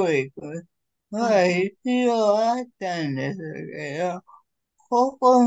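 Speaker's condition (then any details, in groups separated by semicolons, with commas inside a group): Cerebral palsy; severe, uses a wheelchair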